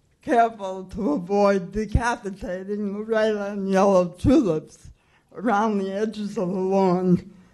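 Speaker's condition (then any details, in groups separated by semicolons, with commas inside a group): Cerebral palsy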